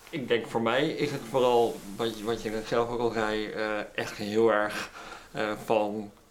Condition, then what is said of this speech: Cleft palate. Je hoort het al op de manier waarop hij praat, heeft immers zelfs ook een hazenlip.